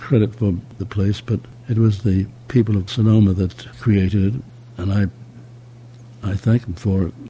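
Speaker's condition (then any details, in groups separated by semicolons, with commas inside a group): Parkinson's disease; age 85, somewhat slowed by Parkinson's; voice muted, closely mic'd for interview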